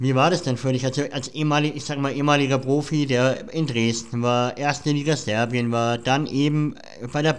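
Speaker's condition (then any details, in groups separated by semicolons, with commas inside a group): Cleft palate; cleft palate present since childhood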